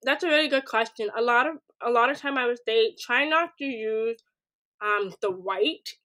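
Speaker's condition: Deafness; hard of hearing, wears hearing aid

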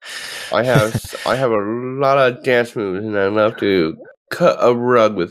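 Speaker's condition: Down syndrome; from birth

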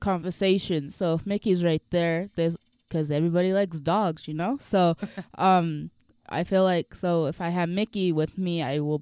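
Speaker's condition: No condition

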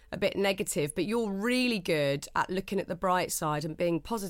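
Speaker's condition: No condition

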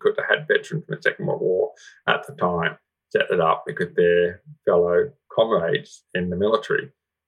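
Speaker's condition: Profound deafness, congenital, severe profound hearing loss; about 95% speech perception six months after implant

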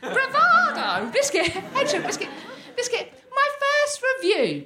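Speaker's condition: Tourette's syndrome; uses wheelchair

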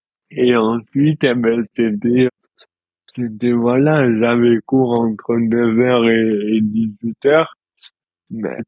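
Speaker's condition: Dystonia; present since birth

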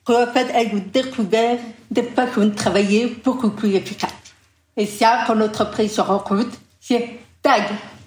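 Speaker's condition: Deaf from birth, congenital; never heard own voice, told would never speak; 20 years of parrot-like training to speak, now understood in public, voice may sound unusual

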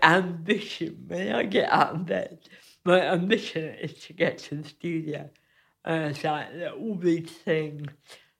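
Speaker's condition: Cerebral palsy; must move carefully

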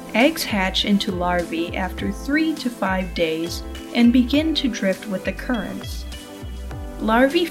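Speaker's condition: No condition

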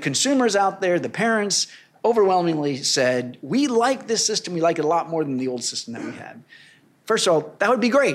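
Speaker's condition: No condition

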